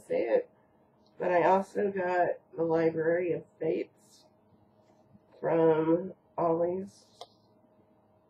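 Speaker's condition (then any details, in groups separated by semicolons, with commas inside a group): Cerebral palsy; first word not said quite right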